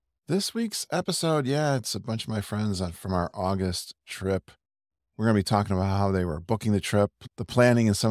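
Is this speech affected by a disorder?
No.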